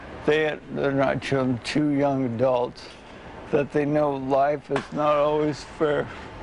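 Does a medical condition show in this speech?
Yes: ALS; body weakening since diagnosis; voice weakening.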